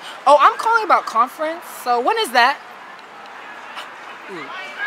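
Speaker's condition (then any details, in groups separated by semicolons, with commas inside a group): No condition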